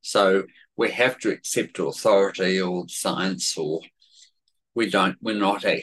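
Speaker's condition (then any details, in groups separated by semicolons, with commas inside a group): Cerebellar atrophy; said to be genetic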